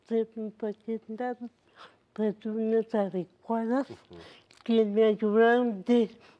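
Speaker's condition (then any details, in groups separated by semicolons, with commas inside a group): Cerebral palsy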